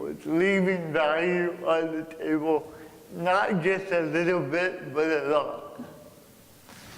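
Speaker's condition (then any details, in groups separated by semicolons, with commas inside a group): Cerebral palsy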